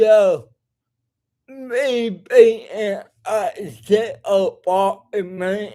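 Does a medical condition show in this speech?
Yes: cerebral palsy.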